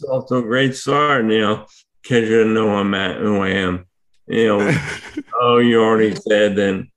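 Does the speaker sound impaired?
Yes: ALS; ALS diagnosed last year, power wheelchair for mobility; hard to speak for long periods right now.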